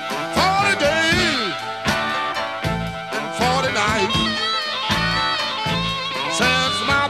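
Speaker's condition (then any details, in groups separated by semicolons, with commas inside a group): No condition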